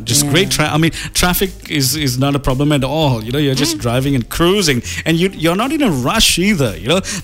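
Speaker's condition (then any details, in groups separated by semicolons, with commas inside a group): No condition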